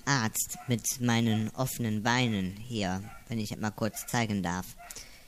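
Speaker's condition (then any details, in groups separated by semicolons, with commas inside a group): No condition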